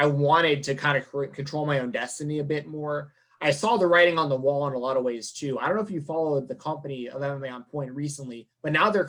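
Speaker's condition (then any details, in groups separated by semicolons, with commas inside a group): No condition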